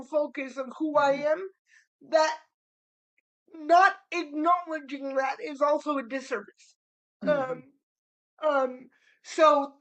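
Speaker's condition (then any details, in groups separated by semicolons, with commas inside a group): Cerebral palsy; slightly slurred, spasticity affects vocal cords, tone of voice changes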